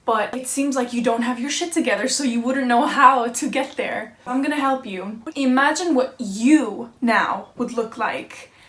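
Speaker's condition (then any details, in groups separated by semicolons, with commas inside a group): No condition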